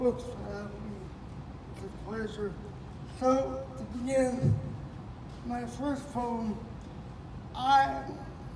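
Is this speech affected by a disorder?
Yes: cerebral palsy.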